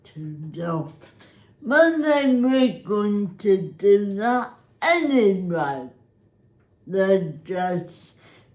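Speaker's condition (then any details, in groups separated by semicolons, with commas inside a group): Cerebral palsy; spastic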